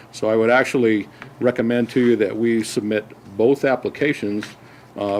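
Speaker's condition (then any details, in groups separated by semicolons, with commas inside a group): No condition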